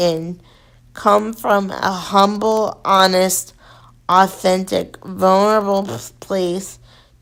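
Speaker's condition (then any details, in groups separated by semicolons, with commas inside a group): Cerebral palsy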